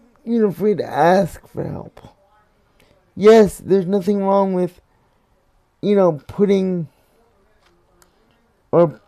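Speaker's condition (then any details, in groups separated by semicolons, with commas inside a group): Cerebral palsy; uses voice dictation and typing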